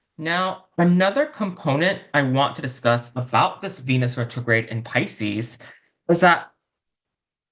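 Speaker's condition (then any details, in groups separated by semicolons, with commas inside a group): No condition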